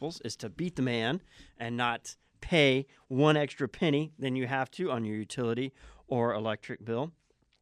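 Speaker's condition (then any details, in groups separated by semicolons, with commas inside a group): No condition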